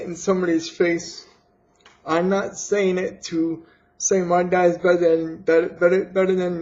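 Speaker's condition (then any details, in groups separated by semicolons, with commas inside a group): Cerebral palsy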